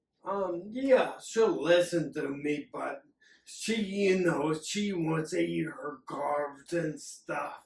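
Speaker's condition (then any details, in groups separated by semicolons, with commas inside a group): Acquired and hereditary ataxia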